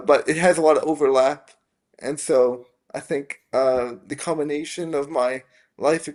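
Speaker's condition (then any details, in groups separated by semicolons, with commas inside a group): Spastic quadriplegic cerebral palsy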